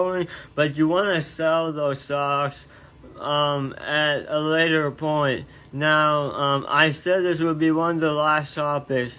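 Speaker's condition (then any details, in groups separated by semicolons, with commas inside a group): Tongue cancer surgery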